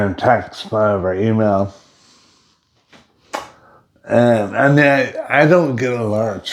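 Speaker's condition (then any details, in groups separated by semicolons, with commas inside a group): Brain injury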